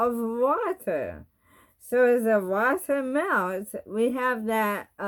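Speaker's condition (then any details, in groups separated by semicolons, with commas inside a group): Bulbar ALS, bulbar onset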